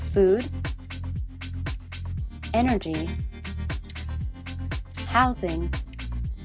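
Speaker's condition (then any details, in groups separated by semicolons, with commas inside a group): No condition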